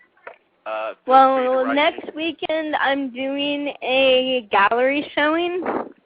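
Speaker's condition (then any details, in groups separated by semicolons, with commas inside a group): Cerebral palsy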